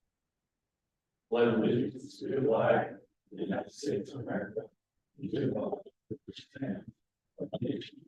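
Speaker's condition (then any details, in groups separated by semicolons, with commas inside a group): No condition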